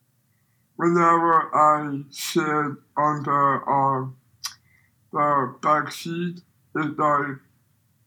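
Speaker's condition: Down syndrome

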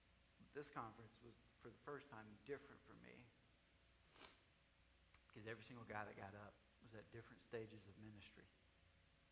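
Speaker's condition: No condition

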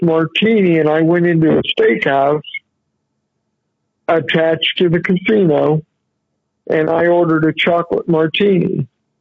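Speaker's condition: Cerebral palsy; constant staggering walk

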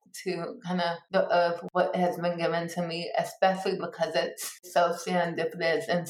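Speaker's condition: Cerebral palsy; born two months premature

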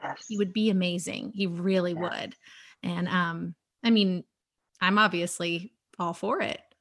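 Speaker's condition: No condition

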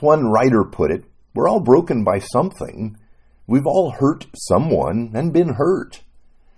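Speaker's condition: No condition

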